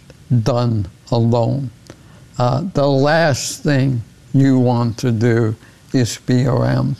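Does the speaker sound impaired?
Yes: ALS; progressive neurodegenerative disease causing loss of muscle control, initial prognosis 2 to 5 years; diagnosed over 10 years ago, beyond 11 years now.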